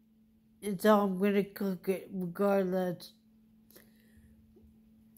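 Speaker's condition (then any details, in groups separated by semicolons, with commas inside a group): Traumatic brain injury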